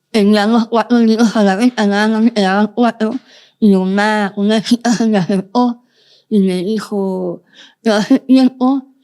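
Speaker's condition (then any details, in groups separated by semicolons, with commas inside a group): Moebius syndrome, congenital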